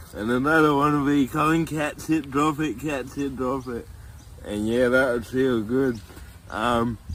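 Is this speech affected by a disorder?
Yes: cerebral palsy; from birth, tight muscles.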